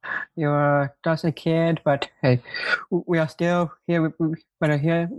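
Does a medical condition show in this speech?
Yes: Down syndrome.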